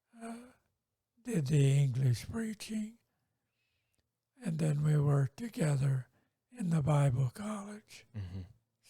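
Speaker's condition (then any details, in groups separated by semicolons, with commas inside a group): Multiple sclerosis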